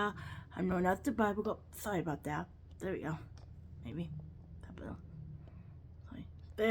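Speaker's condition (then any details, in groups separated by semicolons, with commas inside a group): Cerebral palsy, quadriplegic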